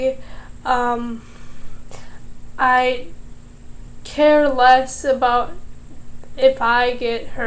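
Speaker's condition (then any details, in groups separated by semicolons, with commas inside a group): Cerebral palsy, mild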